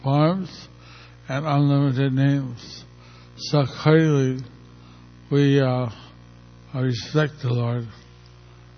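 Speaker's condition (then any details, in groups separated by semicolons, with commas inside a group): Stroke; engages helper Jantai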